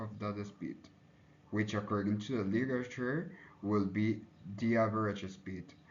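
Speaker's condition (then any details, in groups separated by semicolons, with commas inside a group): No condition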